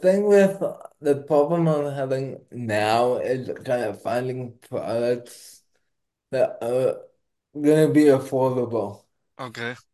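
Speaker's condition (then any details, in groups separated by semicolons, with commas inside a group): Cerebral palsy; diagnosed at two months old, caused by cardiac arrest, heart stopped twice, physical therapy when younger; not slurred, per host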